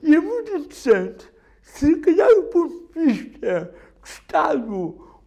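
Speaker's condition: Cerebral palsy; neurological disability

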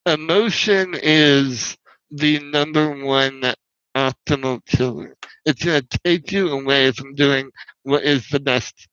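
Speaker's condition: Spinal muscular atrophy; wheelchair user

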